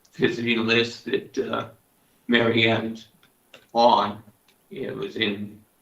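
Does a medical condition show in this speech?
Yes: Parkinson's disease.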